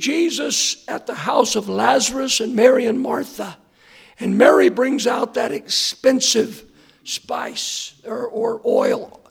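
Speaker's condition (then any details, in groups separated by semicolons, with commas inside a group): Hoarseness after vocal cord surgery; hoarse voice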